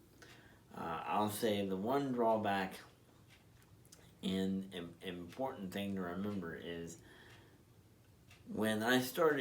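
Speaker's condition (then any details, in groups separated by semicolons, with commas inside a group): Spastic diplegia cerebral palsy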